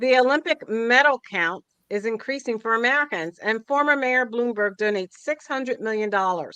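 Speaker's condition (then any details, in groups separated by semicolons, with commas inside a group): No condition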